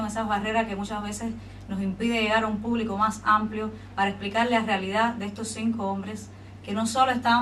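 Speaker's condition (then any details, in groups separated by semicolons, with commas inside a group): No condition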